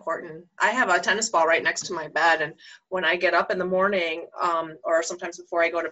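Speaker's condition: No condition

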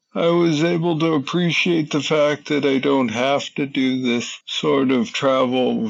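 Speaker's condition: Parkinson's disease, young-onset

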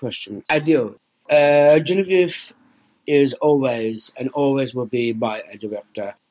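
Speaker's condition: Down syndrome

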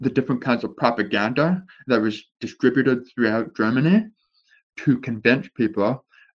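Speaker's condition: Deafness with speech impediment; born deaf

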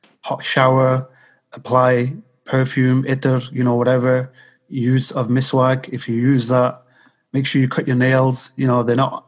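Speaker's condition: No condition

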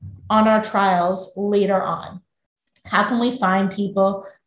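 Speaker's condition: No condition

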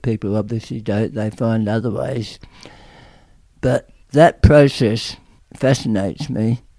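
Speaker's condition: Tongue cancer; aggressive tongue cancer, radiotherapy and chemotherapy, stomach feeding tube for swallowing problems after treatment; speech and swallowing problems persist to a certain extent; lasting speech and swallowing problems, still present to a certain extent

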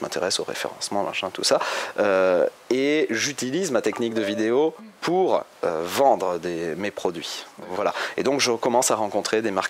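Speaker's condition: No condition

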